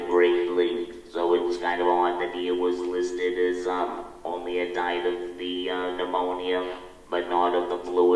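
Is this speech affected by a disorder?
Yes: laryngectomy; recent laryngectomy; voice tires easily.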